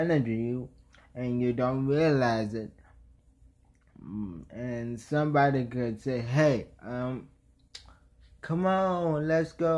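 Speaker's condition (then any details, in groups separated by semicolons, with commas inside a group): Traumatic brain injury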